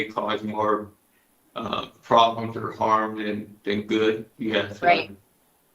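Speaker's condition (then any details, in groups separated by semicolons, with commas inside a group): Parkinson's disease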